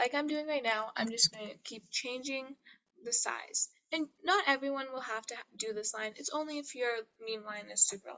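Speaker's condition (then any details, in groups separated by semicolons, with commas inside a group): No condition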